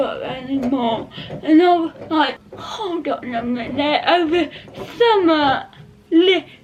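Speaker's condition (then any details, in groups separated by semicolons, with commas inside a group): Cerebral palsy; not quadriplegic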